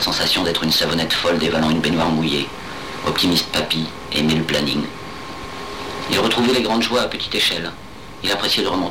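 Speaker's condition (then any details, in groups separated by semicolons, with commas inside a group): No condition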